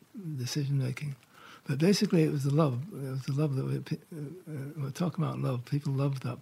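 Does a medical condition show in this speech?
Yes: Parkinson's; diagnosed about 4 years ago.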